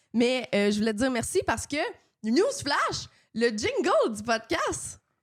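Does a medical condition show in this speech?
No.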